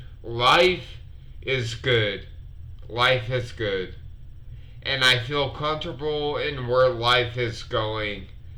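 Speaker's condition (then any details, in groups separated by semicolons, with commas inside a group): Multiple sclerosis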